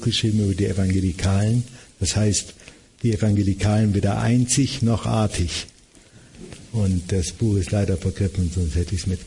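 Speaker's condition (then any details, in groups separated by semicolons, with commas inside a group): Parkinson's disease; diagnosed at age 57, began with resting hand tremor, confirmed by brain imaging; host asks for his voice to be made louder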